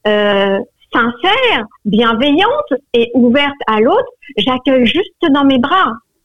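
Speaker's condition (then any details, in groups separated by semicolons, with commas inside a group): No condition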